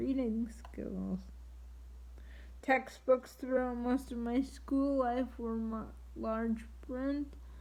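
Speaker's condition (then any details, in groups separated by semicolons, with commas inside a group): Triplegic cerebral palsy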